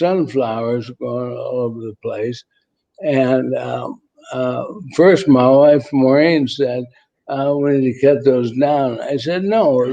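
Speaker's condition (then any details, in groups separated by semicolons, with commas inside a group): ALS; voice tires, needs rest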